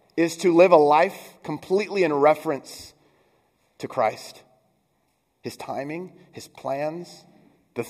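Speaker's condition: No condition

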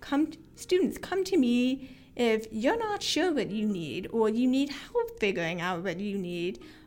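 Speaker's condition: Hearing loss with cochlear implants; bilateral cochlear implants, first implant at age 18, not born deaf, born with some hearing, formerly FM systems with hearing aids; pretty good speech and listening comprehension in childhood, kept on speech path

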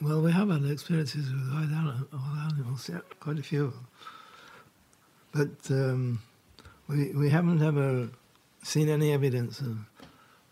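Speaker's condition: Parkinson's; diagnosed about 4 years ago

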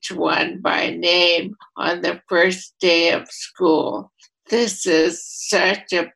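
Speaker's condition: ALS, primary lateral sclerosis

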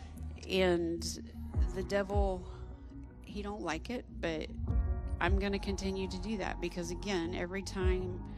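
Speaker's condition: No condition

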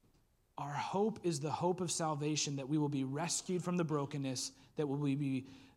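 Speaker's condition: No condition

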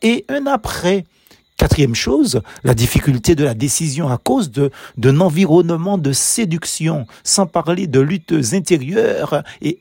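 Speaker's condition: No condition

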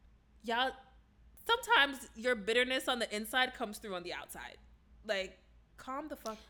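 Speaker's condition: No condition

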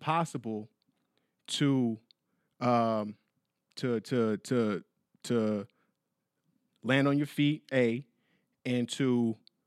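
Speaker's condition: Stutter; childhood stutter, pulled from class for speech therapy several times weekly in 4th-5th grade, college speaking classes; stutter still comes daily, even now, controlled by stopping, slowing down, pivoting, feels it coming; once violent stutter, brain and mouth out of sync, techniques for hard p and d, slowed pace; repeated sounds, blocks

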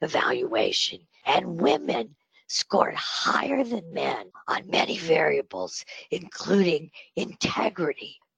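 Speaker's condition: Spasmodic dysphonia; on Botox treatment

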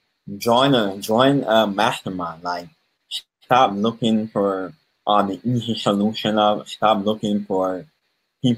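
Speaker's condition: Cleft palate; speech impediment since birth

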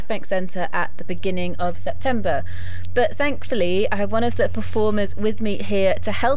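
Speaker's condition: No condition

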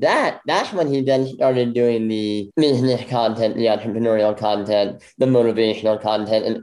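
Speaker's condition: Bilateral cleft lip; congenital bilateral

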